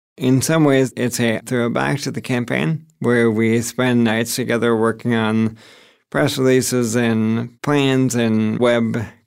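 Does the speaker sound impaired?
Yes: ALS; onset age 36, first symptom weak left hand cramping with pen, shaking hands; progressing slowly.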